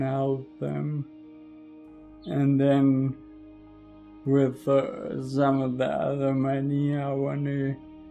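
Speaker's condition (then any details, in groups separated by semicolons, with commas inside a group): Friedreich's ataxia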